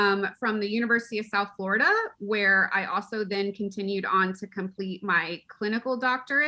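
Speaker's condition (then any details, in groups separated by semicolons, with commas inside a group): No condition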